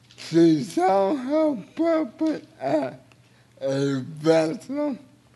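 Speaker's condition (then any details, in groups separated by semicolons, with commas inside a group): Cerebral palsy; a little difficult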